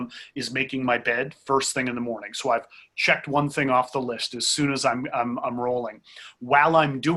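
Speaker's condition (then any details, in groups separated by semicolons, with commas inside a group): No condition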